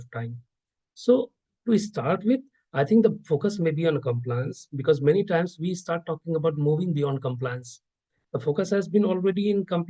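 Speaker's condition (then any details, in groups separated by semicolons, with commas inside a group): No condition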